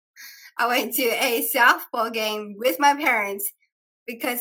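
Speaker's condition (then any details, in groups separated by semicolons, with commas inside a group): Down syndrome; three copies of 21st chromosome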